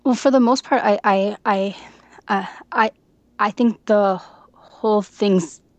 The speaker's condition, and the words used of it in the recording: Stuttering. For the most part, no, I often have a hard time with phone calls.